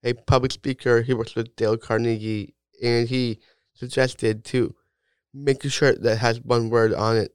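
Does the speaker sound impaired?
Yes: Down syndrome; self-described natural gift in talking, loves talking to crowds, public speaker, gave TED talk.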